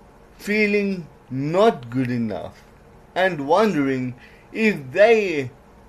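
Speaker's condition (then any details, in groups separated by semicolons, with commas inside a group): Cerebral palsy; trouble formulating words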